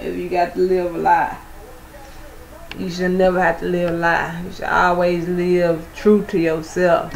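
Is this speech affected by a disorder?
Yes: cerebral palsy; not paralyzed, can stand.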